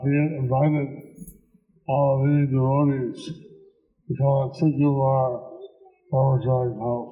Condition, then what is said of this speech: Stroke. So I had Deva Madhava repeat what I say.